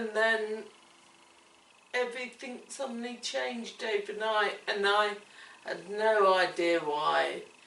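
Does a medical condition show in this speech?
Yes: cerebellar ataxia; affects coordination, speech and swallowing, curvature.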